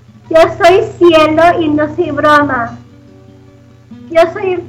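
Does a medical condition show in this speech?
Yes: Down syndrome; recites own poems, answers interview questions in full sentences; self-described good language.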